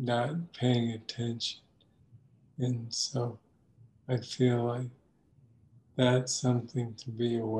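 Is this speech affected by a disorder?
Yes: Parkinson's disease; left foot, loss of control.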